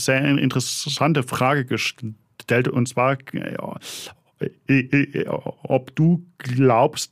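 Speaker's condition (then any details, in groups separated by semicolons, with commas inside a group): Stuttering; developmental, lifelong, possibly inherited, father stuttered, brother fluent, logopedic speech therapy, constant since second grade; audible block on saying he stutters; blocks while speaking; prolonged sounds, blocks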